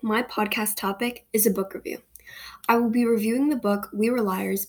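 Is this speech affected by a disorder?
No.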